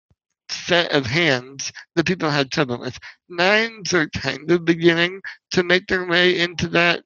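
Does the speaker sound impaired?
Yes: spinal muscular atrophy; wheelchair user.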